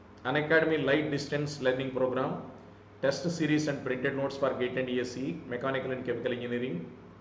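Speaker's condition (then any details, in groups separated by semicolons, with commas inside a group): No condition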